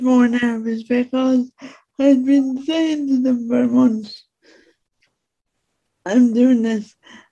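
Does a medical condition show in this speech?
Yes: speech impediment; finds writing easier than speaking, speaks in own way without modifying accent.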